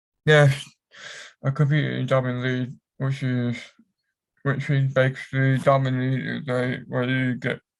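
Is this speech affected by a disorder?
Yes: cerebral palsy; affects whole body; cramps.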